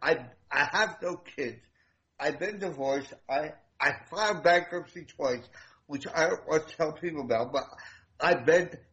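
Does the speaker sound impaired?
Yes: damaged voice box; limits meeting people.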